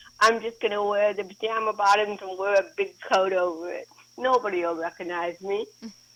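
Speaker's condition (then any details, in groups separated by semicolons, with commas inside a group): Cerebral palsy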